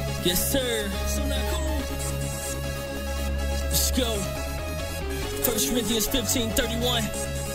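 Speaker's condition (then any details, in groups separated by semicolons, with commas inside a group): No condition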